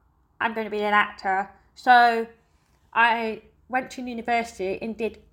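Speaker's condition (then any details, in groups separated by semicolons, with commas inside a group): Deafness; dances by counting and following partner Giovanni's lead, not the music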